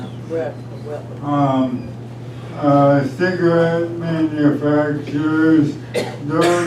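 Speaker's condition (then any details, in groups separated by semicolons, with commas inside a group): ALS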